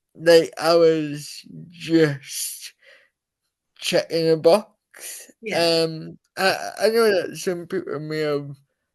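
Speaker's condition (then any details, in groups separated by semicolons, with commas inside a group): Cerebral palsy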